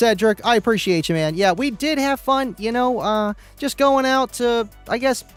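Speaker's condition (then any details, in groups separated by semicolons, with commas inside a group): No condition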